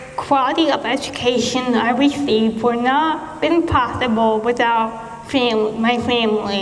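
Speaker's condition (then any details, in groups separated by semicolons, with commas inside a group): Cerebral palsy; diagnosed at 10 months, 14 years physical, occupational, speech therapy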